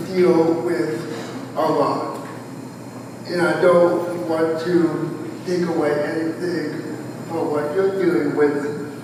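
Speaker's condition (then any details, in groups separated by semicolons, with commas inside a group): Cerebral palsy, spastic quadriplegia; voice not always strong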